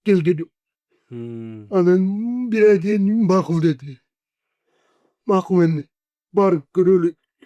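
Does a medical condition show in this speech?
Yes: cerebral palsy; 40 years with condition.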